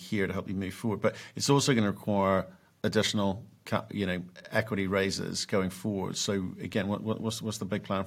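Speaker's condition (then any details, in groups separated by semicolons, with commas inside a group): No condition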